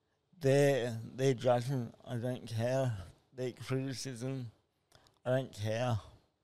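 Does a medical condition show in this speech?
Yes: spastic cerebral palsy; spastic type from birth, 37 minutes without breath, brain damage, tight muscles, involuntary movements, poor balance; predicted never to walk or talk, prediction proved wrong.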